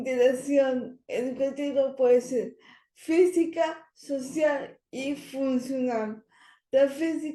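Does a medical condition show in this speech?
Yes: cerebral palsy; speech not very good.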